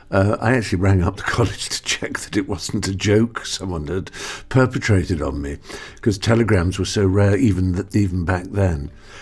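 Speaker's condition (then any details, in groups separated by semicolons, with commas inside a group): No condition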